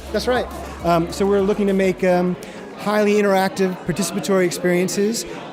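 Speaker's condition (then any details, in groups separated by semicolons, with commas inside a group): No condition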